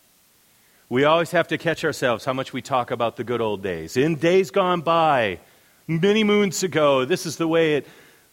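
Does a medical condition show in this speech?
No.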